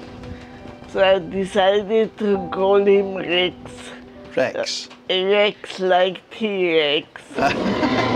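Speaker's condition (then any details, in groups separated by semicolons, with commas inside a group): Multiple sclerosis; uses wheelchair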